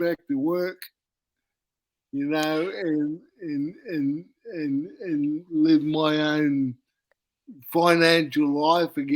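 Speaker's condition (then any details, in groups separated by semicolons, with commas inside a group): Cerebral palsy; uses wheelchair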